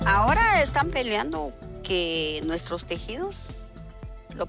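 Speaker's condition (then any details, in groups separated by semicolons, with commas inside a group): No condition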